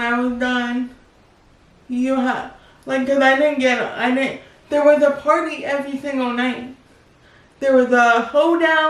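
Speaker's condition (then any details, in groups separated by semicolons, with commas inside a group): Cerebral palsy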